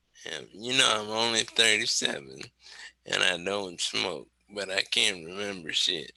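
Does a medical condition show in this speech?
Yes: cerebral palsy; wheelchair user.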